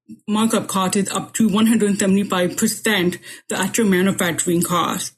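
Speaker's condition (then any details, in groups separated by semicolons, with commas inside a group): Profound deafness; 98% hearing loss, grew up wearing hearing aids, cochlear implant candidate, communicates by lip reading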